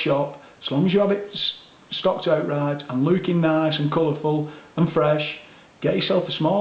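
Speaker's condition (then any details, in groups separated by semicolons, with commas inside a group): No condition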